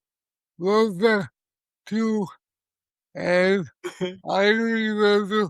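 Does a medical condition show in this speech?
Yes: cerebral palsy.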